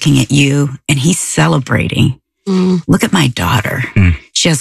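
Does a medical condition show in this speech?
No.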